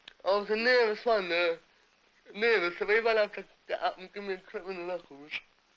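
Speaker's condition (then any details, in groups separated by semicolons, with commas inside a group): Cerebral palsy; difficulties communicating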